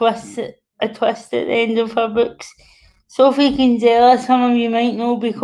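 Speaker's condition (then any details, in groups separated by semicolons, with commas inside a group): Cerebral palsy; premature birth, infant breathing stop, non-progressive; predicted never to talk, now talks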